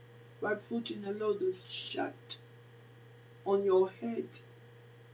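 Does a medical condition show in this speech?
Yes: facial palsy; can barely hear own speech.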